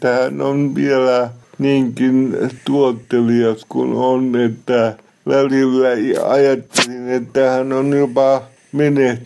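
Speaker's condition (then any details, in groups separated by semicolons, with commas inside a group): Cerebral palsy; from birth, hypoxia when stuck on mother's tailbone during delivery, mainly mobility impairment, limits movement, speech; Nigerian assistant acts as hands for 7 years, turns book pages, helps make sign of cross; somewhat unclear, self-described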